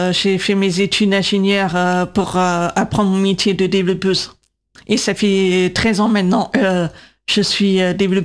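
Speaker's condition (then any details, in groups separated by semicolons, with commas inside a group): Profound congenital deafness, congenital, due to cytomegalovirus (CMV); bilateral, age 37, two cochlear implants with external processors and antennas, magnets above ears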